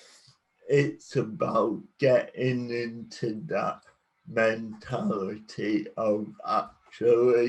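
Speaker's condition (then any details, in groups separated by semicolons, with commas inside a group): Cerebral palsy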